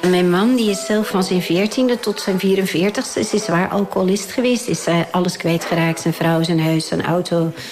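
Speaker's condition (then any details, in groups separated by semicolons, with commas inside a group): No condition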